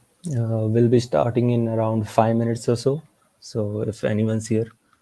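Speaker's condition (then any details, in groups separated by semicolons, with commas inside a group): No condition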